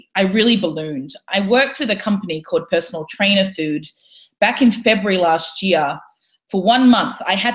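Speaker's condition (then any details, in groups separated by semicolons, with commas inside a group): No condition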